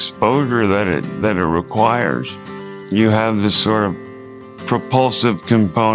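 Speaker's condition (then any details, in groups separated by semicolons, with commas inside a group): ALS; slurred speech, sounds drunk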